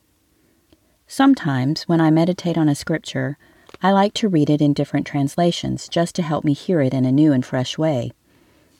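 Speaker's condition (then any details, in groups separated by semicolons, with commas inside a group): No condition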